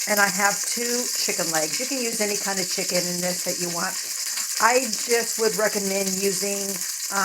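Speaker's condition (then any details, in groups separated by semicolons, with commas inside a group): No condition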